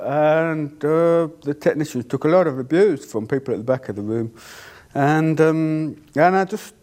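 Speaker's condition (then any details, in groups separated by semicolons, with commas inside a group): Deafness; cannot hear own voice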